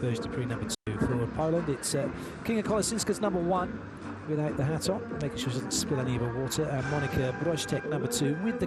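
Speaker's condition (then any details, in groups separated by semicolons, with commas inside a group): No condition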